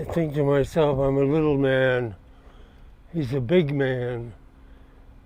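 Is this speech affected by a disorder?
Yes: Parkinson's.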